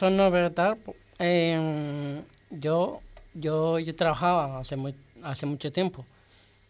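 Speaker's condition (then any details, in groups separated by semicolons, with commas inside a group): Down syndrome; genetic condition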